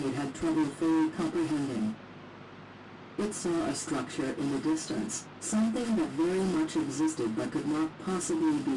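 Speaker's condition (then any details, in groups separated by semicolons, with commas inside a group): No condition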